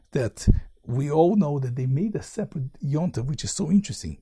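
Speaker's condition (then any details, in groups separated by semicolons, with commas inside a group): No condition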